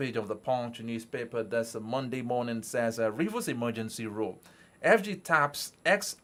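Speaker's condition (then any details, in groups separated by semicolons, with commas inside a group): No condition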